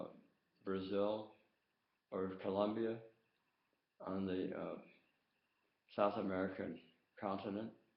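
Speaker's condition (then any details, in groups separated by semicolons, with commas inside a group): Tongue cancer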